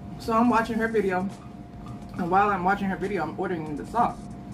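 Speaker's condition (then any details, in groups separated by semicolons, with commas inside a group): No condition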